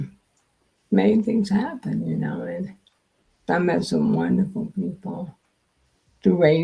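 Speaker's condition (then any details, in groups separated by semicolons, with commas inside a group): Multiple sclerosis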